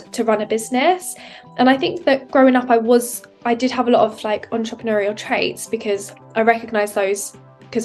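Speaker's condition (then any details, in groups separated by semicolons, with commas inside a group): No condition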